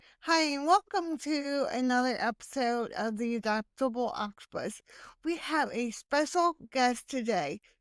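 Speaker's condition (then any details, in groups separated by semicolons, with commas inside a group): Hemiplegic cerebral palsy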